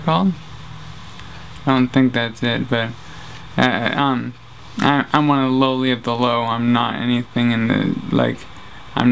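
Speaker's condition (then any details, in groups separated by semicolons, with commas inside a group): Traumatic brain injury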